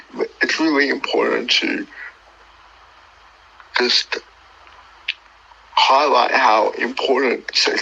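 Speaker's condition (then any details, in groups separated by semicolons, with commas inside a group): Cerebral palsy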